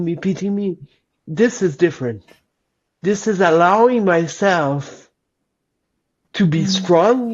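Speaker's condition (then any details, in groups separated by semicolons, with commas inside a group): Cerebral palsy; lifelong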